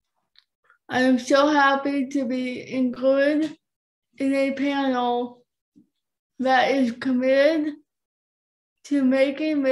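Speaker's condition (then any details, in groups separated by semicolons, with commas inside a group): Cerebral palsy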